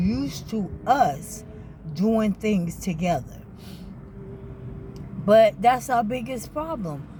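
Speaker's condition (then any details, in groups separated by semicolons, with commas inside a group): ALS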